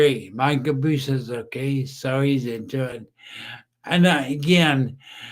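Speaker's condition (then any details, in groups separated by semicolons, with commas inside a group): Brain injury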